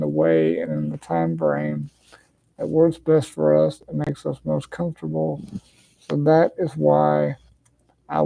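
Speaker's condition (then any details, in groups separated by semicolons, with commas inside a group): Cerebral palsy; has had speech therapy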